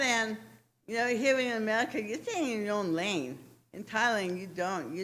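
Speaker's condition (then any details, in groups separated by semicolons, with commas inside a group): Cerebral palsy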